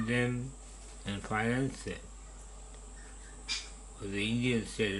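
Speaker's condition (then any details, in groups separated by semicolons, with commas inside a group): Parkinson's disease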